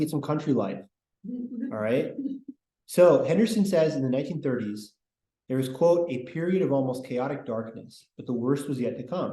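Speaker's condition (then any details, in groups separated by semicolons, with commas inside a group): No condition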